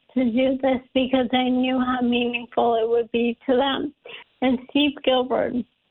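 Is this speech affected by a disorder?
Yes: ALS; diagnosed a while back.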